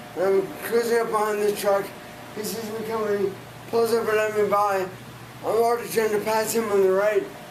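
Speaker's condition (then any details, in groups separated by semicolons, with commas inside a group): Severe brain injury; walked on parallel bars months after injury, occupational and physical therapy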